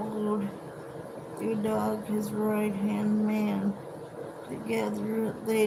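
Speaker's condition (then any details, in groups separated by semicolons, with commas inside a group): Cerebral palsy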